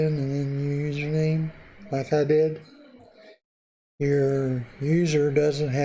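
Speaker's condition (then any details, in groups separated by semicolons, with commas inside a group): Parkinson's disease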